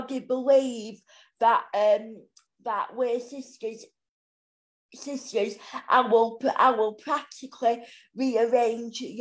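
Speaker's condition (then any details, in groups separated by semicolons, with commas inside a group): Cerebral palsy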